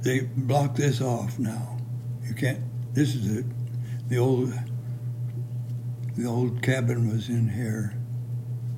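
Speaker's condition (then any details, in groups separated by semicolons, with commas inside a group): Parkinson's; severe, says unable to move anything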